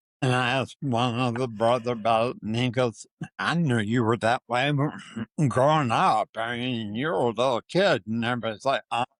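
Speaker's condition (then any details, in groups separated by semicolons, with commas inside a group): Parkinson's disease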